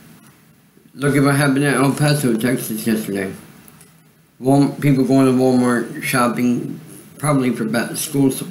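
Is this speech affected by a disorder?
Yes: cerebral palsy; voice sound affected.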